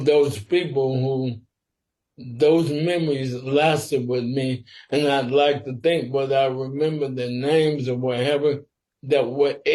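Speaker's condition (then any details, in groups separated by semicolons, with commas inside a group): Sporadic ALS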